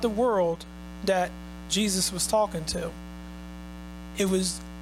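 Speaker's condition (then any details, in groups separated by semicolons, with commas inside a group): No condition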